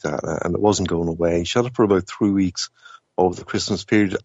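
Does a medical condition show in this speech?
No.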